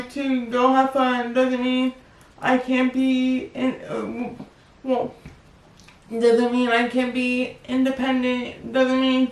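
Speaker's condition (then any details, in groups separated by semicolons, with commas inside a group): Cerebral palsy; wheelchair user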